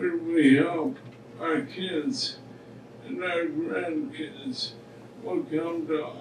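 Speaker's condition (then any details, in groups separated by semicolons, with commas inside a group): ALS; speech difficulty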